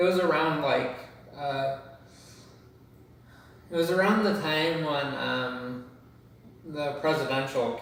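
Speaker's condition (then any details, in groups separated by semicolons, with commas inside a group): Cerebral palsy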